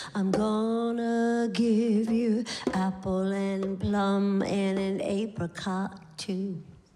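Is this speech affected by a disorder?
No.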